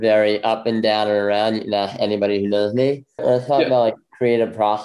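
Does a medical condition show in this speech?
Yes: bilateral cleft lip; congenital bilateral.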